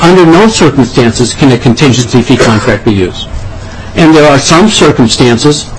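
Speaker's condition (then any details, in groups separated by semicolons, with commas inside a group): No condition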